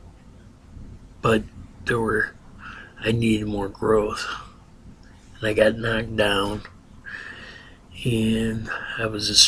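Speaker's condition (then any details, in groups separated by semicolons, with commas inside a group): Ataxia; sometimes hard to enunciate, volume and word pronunciation affected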